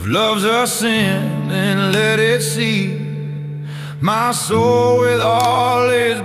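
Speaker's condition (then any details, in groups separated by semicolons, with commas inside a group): No condition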